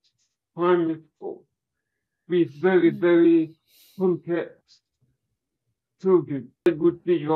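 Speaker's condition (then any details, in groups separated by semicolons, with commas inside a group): Cerebral palsy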